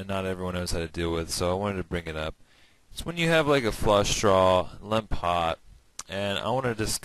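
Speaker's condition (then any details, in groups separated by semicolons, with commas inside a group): No condition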